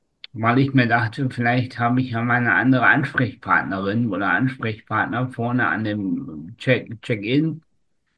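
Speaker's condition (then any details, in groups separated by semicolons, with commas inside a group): Spastic tetraparesis; largely resolved by own account, age 62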